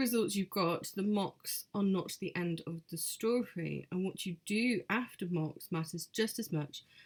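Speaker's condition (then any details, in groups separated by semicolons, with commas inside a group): No condition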